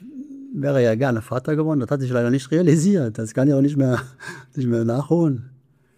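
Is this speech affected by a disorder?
Yes: Parkinson's disease; numbness right foot, glasses slipped from hand, deep brain stimulation: two brainstem electrodes, pacemaker in chest; speech therapy trains facial muscles against freezing face and speech against decline, going well.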